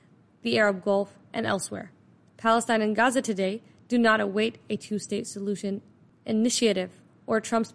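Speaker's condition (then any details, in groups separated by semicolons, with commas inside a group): No condition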